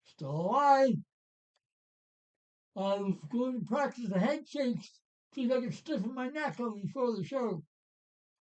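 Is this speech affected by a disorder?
Yes: Parkinson's.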